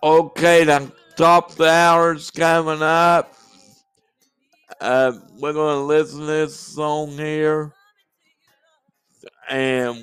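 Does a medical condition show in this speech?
Yes: cerebral palsy and muscular dystrophy; onset at three months old after an illness, born typical, present since childhood.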